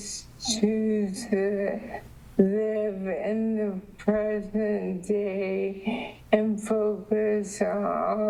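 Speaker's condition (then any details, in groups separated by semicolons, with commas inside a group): ALS; limb onset, foot drop; diagnosed about nine months after onset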